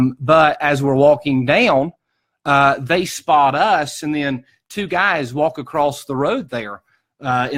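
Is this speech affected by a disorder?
No.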